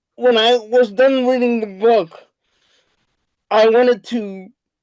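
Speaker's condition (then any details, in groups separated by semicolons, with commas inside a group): Cerebral palsy; unstable voice pitch, speech-to-text struggles, childhood speech therapy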